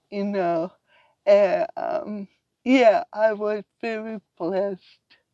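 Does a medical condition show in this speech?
Yes: cerebral palsy; from birth.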